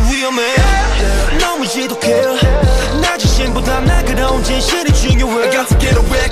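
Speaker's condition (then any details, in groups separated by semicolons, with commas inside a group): No condition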